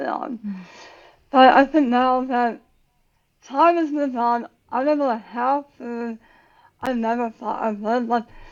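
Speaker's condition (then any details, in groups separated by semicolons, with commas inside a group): Tongue cancer surgery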